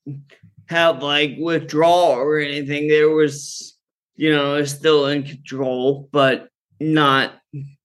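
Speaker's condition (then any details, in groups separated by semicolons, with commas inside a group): Friedreich's ataxia; progressive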